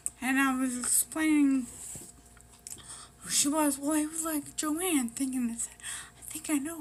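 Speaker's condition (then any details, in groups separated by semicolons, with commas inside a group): Brain injury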